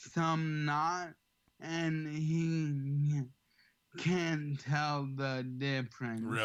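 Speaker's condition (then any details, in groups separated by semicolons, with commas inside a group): ALS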